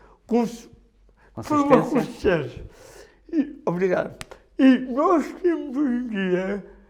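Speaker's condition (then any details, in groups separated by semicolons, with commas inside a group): Cerebral palsy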